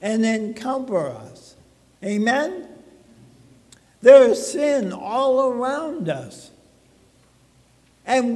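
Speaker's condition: ALS (Lou Gehrig's disease); no cure

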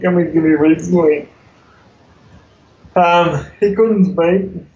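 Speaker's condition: Cerebral palsy; congenital, wheelchair user

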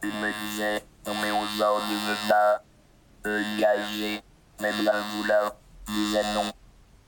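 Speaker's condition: Total pharyngolaryngectomy; tracheotomy

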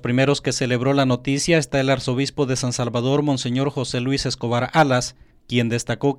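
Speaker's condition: No condition

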